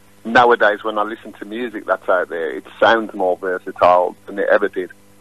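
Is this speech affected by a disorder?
No.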